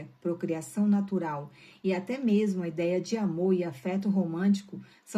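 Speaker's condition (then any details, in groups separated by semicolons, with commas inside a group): No condition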